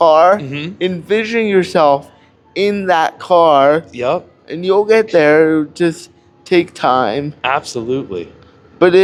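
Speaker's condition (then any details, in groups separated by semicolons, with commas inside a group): Cerebral palsy; cannot walk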